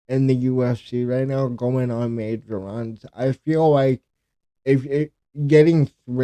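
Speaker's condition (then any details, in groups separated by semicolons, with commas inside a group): Cerebral palsy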